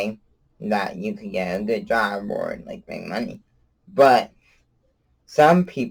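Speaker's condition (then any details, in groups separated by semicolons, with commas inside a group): Cerebral palsy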